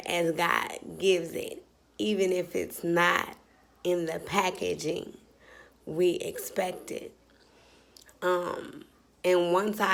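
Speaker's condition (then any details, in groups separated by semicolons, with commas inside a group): Cerebral palsy, spastic; now talking and breathing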